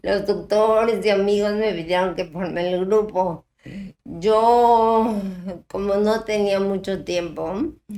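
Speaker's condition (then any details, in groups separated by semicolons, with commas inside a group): Ataxia type 1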